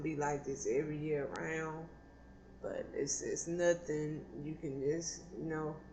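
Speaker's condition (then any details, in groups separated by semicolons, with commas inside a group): Cerebral palsy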